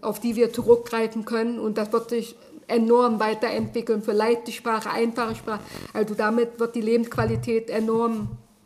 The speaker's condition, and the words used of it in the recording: Deafness. Und dann bin ich zu einem Verkäufer gegangen und dadurch, dass ich ja sprechen kann, guckt er mich ziemlich komisch an und sage, ja, ich bin taub